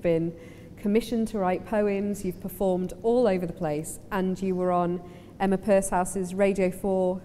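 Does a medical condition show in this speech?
No.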